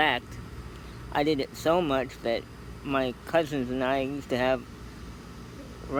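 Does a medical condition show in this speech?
Yes: cerebral palsy; scoliosis.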